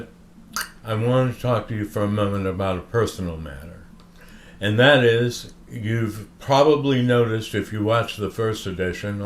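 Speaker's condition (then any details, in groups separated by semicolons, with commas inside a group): Parkinson's disease; visible shaking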